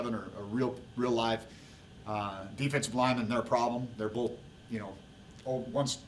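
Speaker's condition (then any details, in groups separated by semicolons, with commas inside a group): No condition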